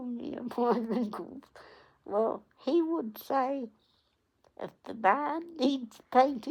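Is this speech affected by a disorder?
Yes: cerebral palsy; onset at 8 days old.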